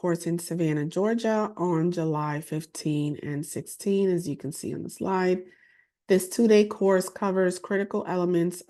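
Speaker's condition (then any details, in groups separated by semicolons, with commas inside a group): No condition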